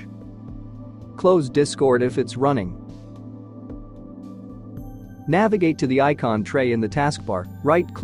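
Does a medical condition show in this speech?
No.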